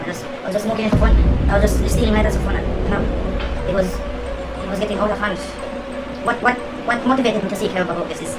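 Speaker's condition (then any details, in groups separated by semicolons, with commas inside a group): No condition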